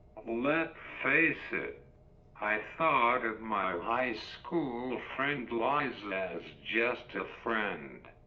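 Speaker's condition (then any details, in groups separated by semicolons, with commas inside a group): Cerebral palsy; uses wheelchair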